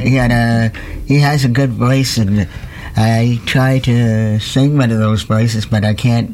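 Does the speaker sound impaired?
Yes: deafness; wears hearing aids; wearing hearing aids; some speech problems, host understands fine, voice does not allow singing.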